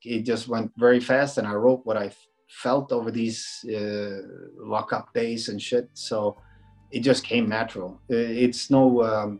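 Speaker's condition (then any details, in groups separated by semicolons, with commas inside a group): No condition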